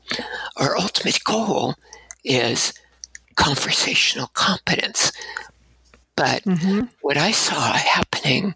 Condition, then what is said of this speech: Spasmodic dysphonia. And what happened was, after the surgery, I had this really significant vocal tremor,